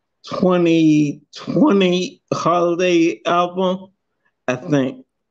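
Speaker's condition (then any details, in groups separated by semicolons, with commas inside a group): Multiple sclerosis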